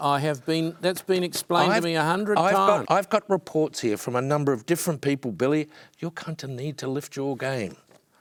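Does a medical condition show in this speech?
No.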